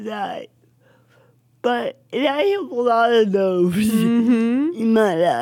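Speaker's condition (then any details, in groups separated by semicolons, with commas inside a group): Cerebral palsy; affects speech, wheelchair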